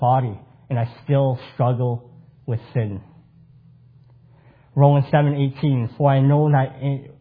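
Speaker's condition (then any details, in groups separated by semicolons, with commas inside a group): Cleft palate; congenital cleft palate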